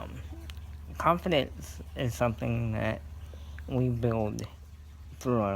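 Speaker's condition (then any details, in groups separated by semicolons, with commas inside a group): Cerebral palsy; scoliosis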